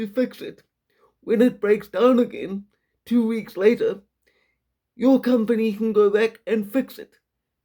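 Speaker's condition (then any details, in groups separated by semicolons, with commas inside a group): Quadriplegic cerebral palsy, severe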